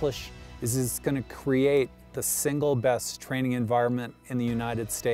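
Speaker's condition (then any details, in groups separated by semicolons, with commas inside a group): No condition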